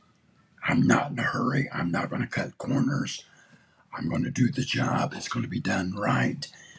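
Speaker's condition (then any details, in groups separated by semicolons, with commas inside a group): Throat cancer; tracheostomy tube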